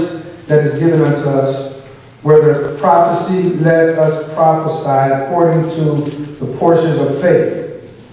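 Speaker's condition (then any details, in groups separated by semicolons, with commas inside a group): No condition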